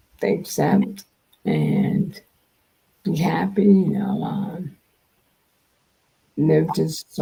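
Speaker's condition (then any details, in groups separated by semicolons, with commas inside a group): Multiple sclerosis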